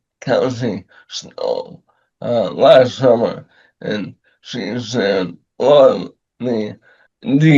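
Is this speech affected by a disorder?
Yes: ALS; about two years since onset.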